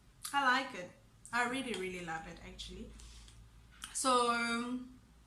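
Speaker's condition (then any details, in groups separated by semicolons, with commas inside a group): No condition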